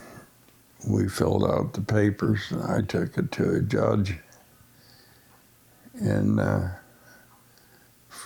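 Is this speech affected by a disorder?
Yes: essential tremor; lifelong tremor, deep brain stimulation implant.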